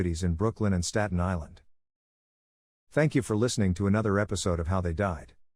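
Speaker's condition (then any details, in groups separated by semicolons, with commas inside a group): No condition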